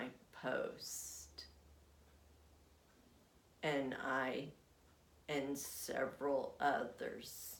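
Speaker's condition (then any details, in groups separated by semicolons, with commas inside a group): Essential tremor; affects legs as well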